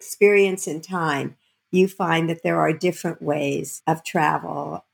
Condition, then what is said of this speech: None; typical speech.